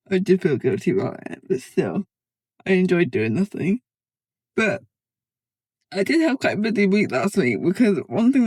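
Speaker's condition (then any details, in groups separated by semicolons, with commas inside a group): Cerebral palsy; childhood brain damage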